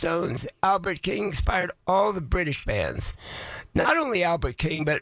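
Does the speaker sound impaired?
Yes: voice changed after vocal cord surgery; vocal cord surgery about two years ago, man aged 81; voice changed since surgery, likened to Miles Davis after surgery, may sound less clear.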